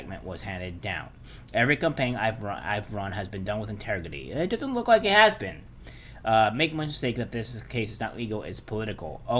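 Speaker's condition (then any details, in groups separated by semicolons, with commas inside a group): No condition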